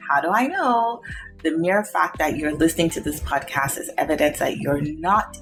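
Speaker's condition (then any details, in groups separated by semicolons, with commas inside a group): No condition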